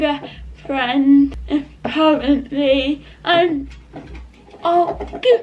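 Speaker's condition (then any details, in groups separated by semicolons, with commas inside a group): Cerebral palsy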